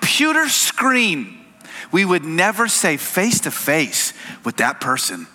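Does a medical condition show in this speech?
No.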